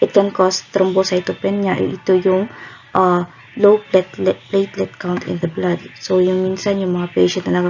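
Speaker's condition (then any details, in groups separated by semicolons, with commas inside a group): No condition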